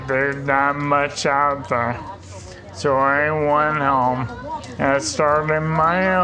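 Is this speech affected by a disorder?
Yes: ALS; ALS, slow progression, leg onset; 8 years since diagnosis, breathes unaided, wheeled aid, wheelchair; talks with struggle, tongue feels fat, little speech after 5pm.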